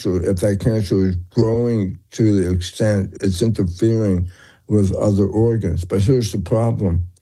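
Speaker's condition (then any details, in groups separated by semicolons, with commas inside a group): Tongue cancer; slurred speech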